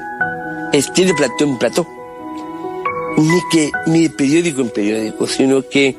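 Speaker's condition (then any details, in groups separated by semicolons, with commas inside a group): Down syndrome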